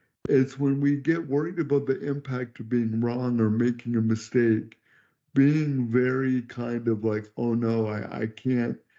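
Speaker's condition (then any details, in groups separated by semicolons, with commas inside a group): Cerebral palsy; could not talk until age 12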